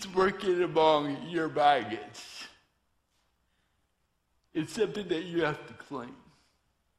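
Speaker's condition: Torsion dystonia; vocal cords twist with torso

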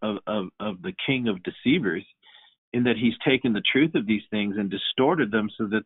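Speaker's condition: No condition

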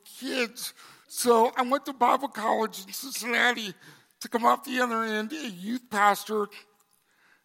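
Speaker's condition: Cerebral palsy; congenital

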